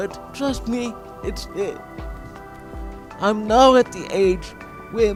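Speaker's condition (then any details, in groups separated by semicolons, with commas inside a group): Quadriplegic cerebral palsy, severe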